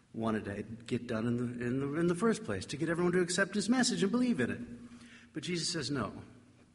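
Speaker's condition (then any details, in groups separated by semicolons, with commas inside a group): No condition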